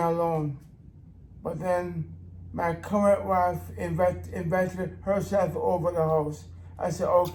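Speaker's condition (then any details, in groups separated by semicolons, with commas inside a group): Brain injury; in brain injury rehab facility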